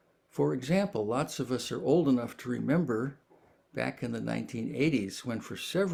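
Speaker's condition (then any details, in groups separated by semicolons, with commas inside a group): No condition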